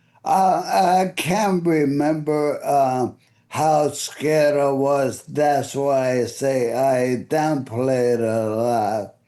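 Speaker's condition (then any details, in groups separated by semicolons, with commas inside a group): ALS; voice affected and fading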